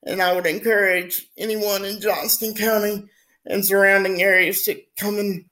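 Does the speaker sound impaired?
Yes: spastic quadriplegic cerebral palsy; from birth, fully wheelchair bound, cannot move self, affects muscle tone; speech sometimes affected if not careful.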